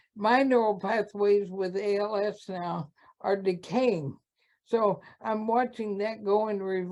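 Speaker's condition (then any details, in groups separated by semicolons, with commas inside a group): ALS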